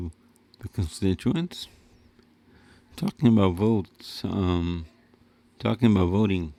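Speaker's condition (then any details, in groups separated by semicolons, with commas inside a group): Cerebral palsy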